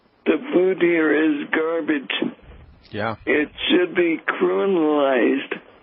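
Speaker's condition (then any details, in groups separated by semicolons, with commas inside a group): Multiple sclerosis; diagnosed 25 years ago, nursing home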